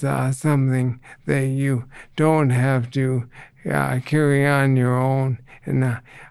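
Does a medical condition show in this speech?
Yes: ALS; reduced ability to get around.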